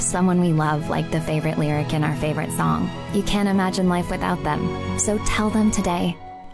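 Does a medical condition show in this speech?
No.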